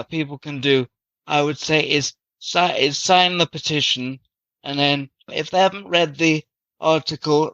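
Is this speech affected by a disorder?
Yes: cerebral palsy.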